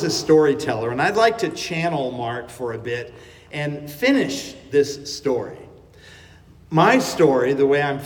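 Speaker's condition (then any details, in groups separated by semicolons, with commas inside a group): No condition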